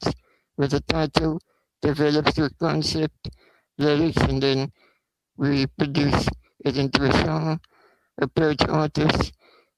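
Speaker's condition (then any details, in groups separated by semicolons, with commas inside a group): Spinal muscular atrophy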